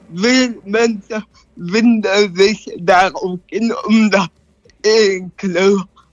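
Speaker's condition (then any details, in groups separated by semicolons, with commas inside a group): Cerebral palsy; neurological brain injury around time of birth; age 14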